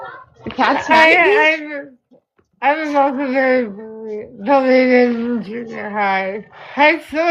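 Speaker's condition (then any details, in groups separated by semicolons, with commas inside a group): Spinal muscular atrophy type 2; type 2, genetic neuromuscular; age 37, somewhat progressed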